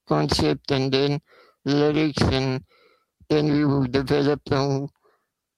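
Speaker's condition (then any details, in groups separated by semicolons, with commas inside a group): Spinal muscular atrophy; takes much longer to take effect; not much treatment available at this stage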